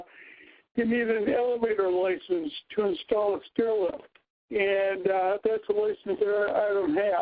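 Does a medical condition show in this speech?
Yes: cerebral palsy.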